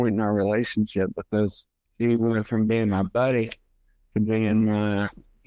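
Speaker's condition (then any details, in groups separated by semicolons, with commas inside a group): Multiple sclerosis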